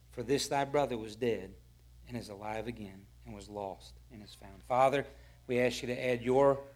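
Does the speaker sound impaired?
No.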